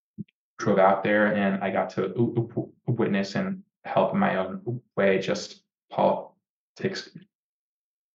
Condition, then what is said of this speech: Stuttering. And I'd say we have a similar style of stuttering in that it's a lot of blocks compared to other kinds.